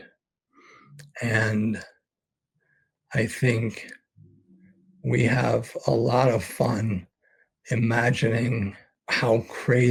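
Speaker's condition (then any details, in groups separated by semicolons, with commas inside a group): ALS; expects to lose voice very soon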